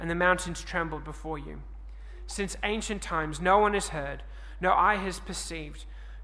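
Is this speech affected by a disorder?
No.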